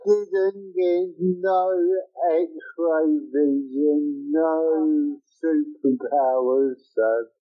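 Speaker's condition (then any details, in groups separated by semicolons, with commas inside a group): Cerebral palsy; from birth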